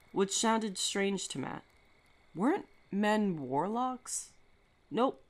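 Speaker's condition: No condition

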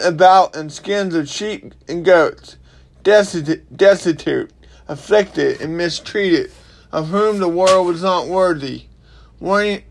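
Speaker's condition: Cerebral palsy; limps

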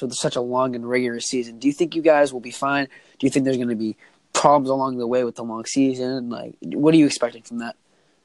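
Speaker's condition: No condition

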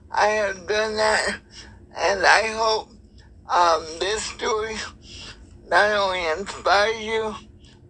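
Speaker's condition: Cerebral palsy; wheelchair user

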